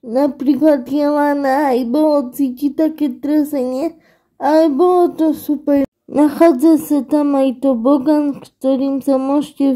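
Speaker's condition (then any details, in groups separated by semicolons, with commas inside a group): Cerebral palsy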